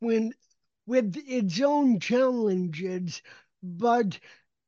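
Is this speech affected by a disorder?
Yes: cerebral palsy; spastic cerebral palsy, abnormal gait noticeable mainly to doctors; no longer in speech therapy, understood very well by listener; speech impediment self-described as an accent, speech did not come until age 7, many years of speech therapy.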